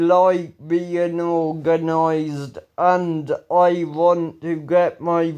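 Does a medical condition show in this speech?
Yes: ataxia; speech recently worse.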